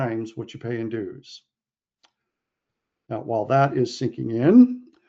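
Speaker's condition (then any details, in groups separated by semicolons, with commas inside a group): No condition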